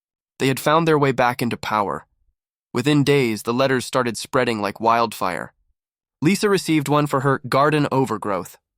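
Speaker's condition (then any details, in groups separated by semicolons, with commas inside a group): No condition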